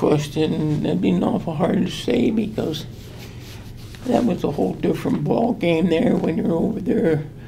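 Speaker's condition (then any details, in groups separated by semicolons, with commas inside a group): Traumatic brain injury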